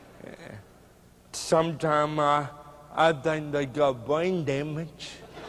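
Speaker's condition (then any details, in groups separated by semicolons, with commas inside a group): Cerebral palsy; speech hard to understand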